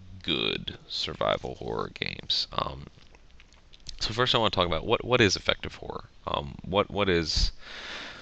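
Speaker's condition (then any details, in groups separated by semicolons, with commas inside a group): No condition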